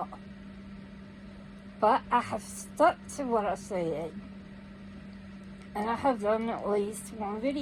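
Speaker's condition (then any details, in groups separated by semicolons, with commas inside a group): Cerebral palsy; needs crutches to walk, no teeth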